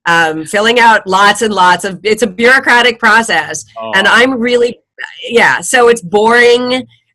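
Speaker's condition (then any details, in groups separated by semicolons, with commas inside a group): No condition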